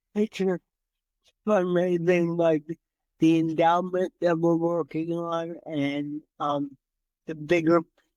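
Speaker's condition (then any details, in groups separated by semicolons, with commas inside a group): Cerebral palsy; from birth, entire left side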